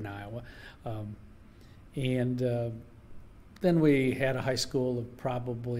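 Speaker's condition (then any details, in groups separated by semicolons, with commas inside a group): No condition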